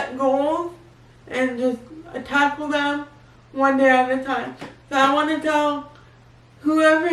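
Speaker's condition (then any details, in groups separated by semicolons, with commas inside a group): Cerebral palsy; baclofen pump for spasms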